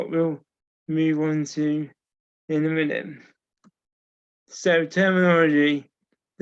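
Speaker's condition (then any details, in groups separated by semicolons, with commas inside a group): Cerebral palsy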